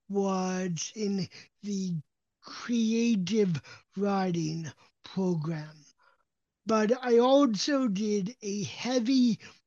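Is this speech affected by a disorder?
Yes: cerebral palsy; sometimes assumed drunk.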